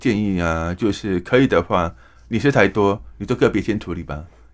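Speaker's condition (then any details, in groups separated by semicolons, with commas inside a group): Hearing impairment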